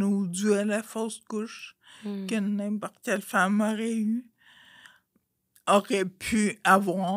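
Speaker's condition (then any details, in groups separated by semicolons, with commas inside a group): Friedreich's ataxia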